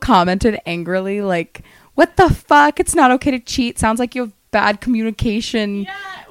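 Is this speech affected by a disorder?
No.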